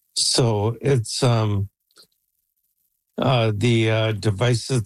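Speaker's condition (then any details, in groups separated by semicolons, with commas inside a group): ALS; Neuralink N1 brain implant, voice banked through 11 labs for AI voice; N1 implant about 3 months ago, Toronto Western Hospital clinical trial, computer control by thought; voice declining, expects to lose speech soon, computer to speak via Neuralink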